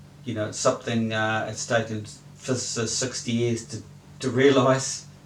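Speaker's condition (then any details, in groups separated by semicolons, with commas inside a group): No condition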